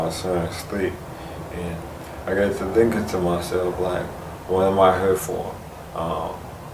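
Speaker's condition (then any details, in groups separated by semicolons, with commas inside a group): ALS; speech progressively lost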